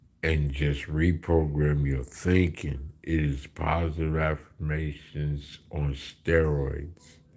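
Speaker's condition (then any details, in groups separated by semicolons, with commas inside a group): Slurred speech; still slurs words occasionally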